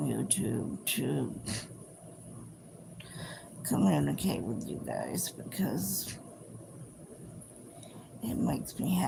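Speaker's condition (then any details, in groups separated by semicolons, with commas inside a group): Cerebral palsy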